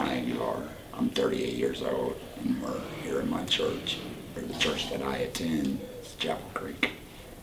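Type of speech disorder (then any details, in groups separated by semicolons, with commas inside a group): Speech with a voice prosthesis; total laryngectomy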